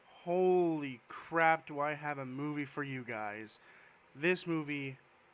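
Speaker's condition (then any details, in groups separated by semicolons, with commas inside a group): No condition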